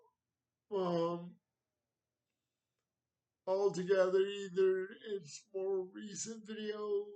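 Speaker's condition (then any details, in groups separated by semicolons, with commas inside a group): Cerebral palsy; wheelchair, needs transfer help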